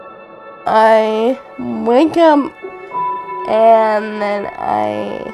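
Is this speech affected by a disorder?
Yes: Friedreich's ataxia.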